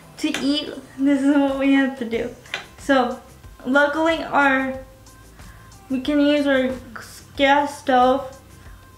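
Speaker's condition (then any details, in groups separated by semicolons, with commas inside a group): Cerebral palsy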